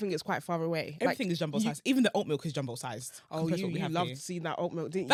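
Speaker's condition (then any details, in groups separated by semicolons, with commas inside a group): No condition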